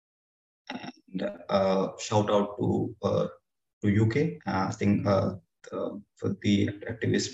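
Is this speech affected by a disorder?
Yes: stammering; stammering since school years, self-diagnosed dyspraxia, undiagnosed learning disability, Delhi psychologist declined formal diagnosis; attended Indian Stammering Association conference young, felt free to speak unapologetically there; here prolonged sounds.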